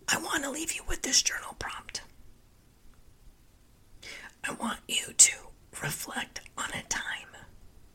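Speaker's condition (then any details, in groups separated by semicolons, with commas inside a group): Spasmodic dysphonia; linked by speaker to stress and overwhelm from previous years; voice sounds like laryngitis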